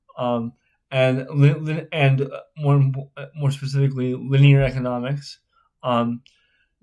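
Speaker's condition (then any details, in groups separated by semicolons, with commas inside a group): Spastic cerebral palsy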